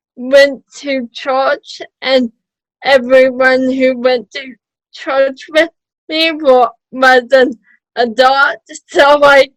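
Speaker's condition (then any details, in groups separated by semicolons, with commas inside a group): Cerebral palsy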